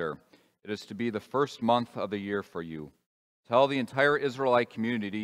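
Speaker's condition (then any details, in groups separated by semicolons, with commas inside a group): No condition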